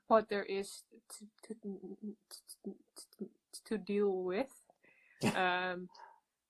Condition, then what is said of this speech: Stuttering. Like, I'm always really fluent if I feel like I have to show my stutter.